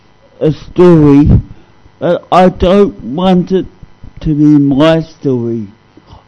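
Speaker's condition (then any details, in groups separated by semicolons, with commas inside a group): Cerebral palsy; discovered at age 2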